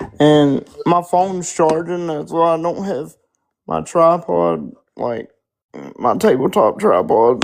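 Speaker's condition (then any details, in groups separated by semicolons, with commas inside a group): Spastic quadriplegic cerebral palsy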